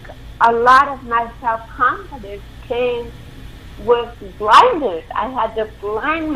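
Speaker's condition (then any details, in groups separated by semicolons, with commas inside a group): Cerebral palsy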